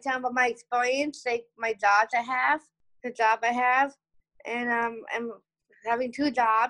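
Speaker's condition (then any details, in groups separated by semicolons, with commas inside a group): Down syndrome; from birth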